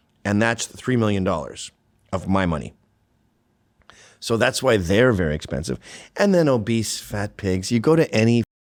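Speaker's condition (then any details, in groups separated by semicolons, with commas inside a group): No condition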